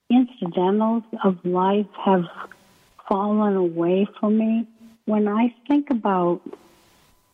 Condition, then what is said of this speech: ALS (motor neuron disease). So please excuse if I might sound weak at some times or you can't understand my voice.